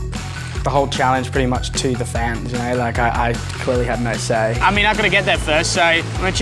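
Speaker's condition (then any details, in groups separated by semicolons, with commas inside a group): No condition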